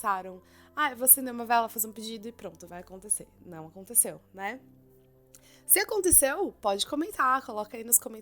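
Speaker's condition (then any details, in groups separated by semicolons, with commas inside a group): No condition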